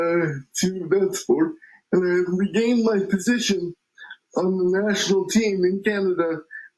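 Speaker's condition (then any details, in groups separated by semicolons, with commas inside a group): Cerebral palsy; power wheelchair user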